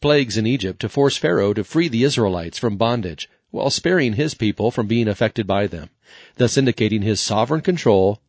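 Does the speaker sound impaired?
No.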